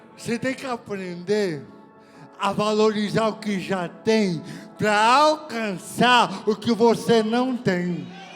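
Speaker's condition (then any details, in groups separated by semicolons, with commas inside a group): Cerebral palsy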